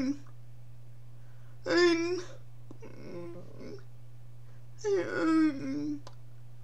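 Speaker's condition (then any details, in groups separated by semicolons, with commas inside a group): Cerebral palsy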